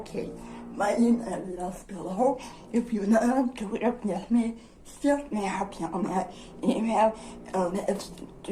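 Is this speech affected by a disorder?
Yes: dystonia; generalized dystonia.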